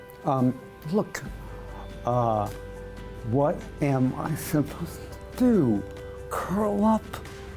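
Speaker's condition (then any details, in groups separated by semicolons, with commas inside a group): Rare dystonia; segmental dystonia of larynx, pharynx, likely tongue, virus-triggered; voice lost about 2.5 years, tongue botulinum toxin injections; tongue spasms when speaking, voice gone, uses synthetic voice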